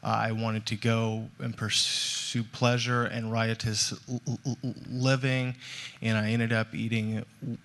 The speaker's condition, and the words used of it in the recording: Stuttering. And I think the stuttering is almost a gift that shows your humility and draws people in, and he's got you doing this.